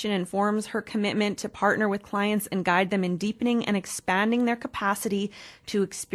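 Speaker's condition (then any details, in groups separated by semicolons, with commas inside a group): No condition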